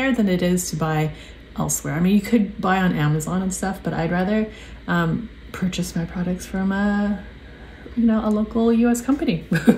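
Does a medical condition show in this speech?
No.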